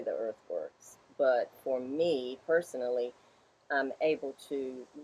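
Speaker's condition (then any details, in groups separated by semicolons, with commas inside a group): No condition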